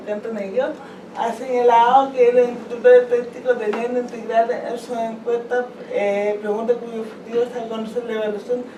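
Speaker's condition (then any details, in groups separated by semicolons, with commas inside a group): Cerebral palsy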